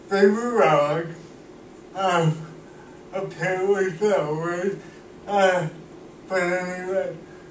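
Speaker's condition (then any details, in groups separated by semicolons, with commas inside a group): Cerebral palsy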